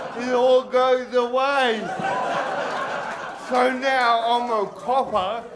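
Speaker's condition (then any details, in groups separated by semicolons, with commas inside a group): Cerebral palsy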